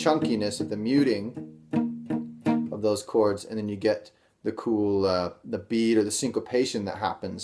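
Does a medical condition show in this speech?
No.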